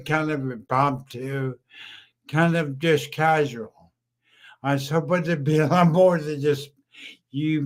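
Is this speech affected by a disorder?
Yes: brain injury.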